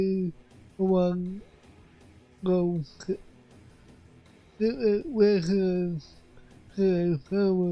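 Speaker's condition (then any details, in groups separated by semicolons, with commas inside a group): Cerebral palsy; affects voice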